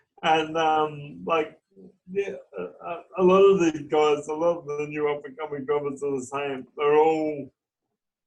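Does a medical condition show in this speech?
Yes: cerebral palsy.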